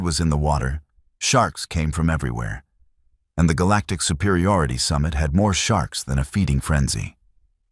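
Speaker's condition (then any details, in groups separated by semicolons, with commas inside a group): No condition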